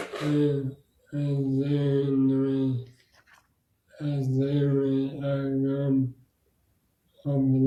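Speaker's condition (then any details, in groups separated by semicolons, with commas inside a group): Bulbar and upper limb MND, bulbar onset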